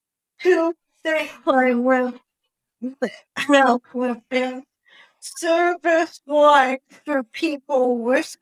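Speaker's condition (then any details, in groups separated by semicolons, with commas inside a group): Cerebral palsy; born premature at about 3 pounds, brain freeze at 3 days old, wheelchair user, physical therapy; could not speak early, no babbling, went straight to 4-year-old vocabulary, speech therapy in public school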